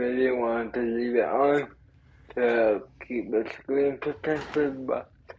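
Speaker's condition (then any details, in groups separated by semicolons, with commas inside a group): Cerebral palsy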